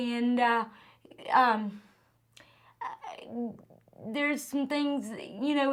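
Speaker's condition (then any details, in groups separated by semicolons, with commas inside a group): Cerebral palsy; from birth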